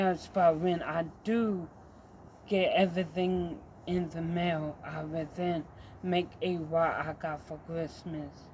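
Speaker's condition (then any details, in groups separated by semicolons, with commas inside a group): Mild cerebral palsy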